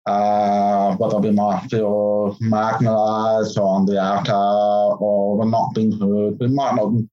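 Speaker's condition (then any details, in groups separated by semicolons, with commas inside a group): Profound deafness; congenital, born deaf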